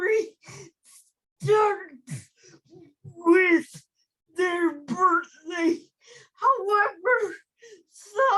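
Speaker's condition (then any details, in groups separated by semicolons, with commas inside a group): Cerebral palsy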